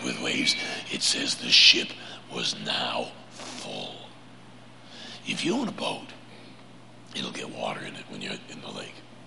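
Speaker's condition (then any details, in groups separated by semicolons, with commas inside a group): Laryngeal cancer; no spread on MRI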